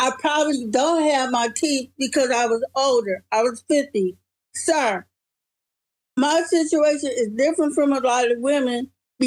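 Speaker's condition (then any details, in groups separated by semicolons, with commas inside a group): Cerebral palsy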